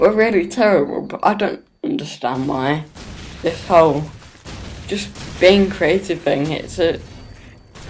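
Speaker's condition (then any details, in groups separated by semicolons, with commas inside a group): Cerebral palsy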